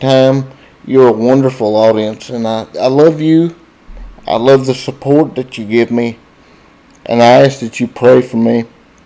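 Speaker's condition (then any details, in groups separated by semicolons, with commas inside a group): Cerebral palsy, spastic diplegia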